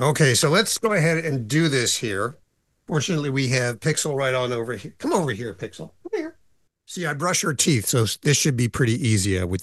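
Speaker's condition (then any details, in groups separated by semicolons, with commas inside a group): No condition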